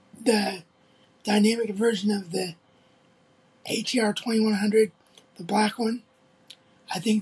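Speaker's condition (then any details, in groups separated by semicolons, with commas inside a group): Cerebral palsy; wheelchair bound; mostly clear speech, very different, somewhat weak voice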